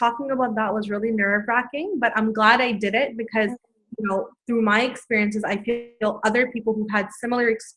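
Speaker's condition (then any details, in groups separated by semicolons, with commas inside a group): No condition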